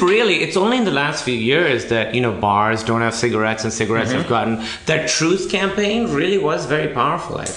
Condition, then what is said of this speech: No condition.